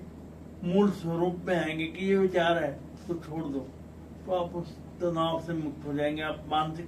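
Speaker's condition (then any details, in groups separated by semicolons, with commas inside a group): Cerebral palsy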